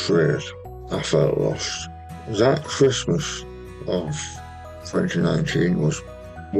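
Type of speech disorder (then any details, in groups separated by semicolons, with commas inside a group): Speech after partial glossectomy; tongue cancer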